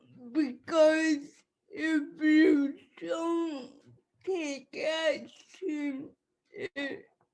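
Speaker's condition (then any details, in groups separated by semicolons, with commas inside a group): Cerebral palsy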